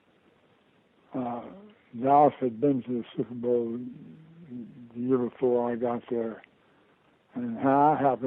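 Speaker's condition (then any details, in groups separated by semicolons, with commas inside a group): Parkinson's disease; diagnosed about two years ago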